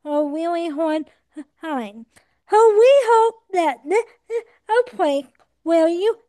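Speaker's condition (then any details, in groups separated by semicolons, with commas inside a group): Cerebral palsy; adult, 24 years old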